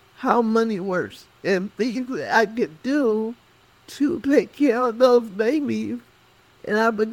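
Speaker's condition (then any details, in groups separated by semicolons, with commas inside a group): Cerebral palsy; speech affected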